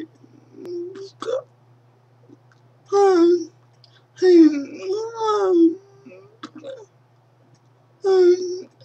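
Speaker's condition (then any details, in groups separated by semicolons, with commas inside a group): Cerebral palsy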